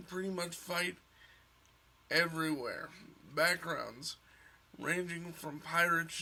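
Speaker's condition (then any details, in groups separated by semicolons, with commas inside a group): Cerebral palsy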